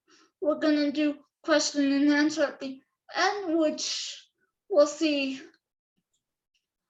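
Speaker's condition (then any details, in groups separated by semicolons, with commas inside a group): Cerebral palsy; affects all four limbs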